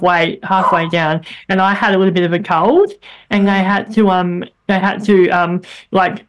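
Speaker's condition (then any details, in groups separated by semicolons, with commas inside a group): Bilateral cleft lip and palate; congenital bilateral cleft lip and palate, many operations from 3 months, hip bone graft, throat operation; as child squeaky, very airy, nasal voice, speech therapy through life, much improved since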